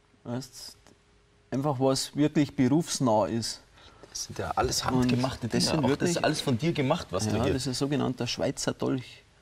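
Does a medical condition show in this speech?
No.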